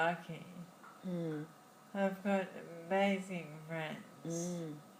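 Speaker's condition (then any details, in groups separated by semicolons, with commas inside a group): Friedreich's ataxia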